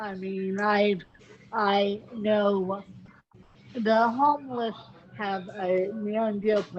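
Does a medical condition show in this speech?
Yes: cerebral palsy, mixed, moderate.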